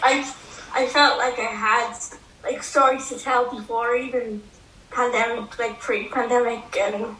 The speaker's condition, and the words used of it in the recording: Cerebral palsy. And you're clear as crystal conversation-wise, but obviously you're difficulty is physical movement, so that's the area of disability for you, is it?